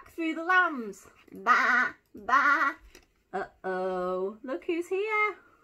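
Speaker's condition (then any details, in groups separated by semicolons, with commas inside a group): No condition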